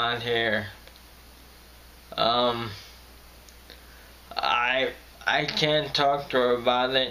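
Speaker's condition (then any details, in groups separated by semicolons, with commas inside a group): Friedreich's ataxia; voice crackles when stressed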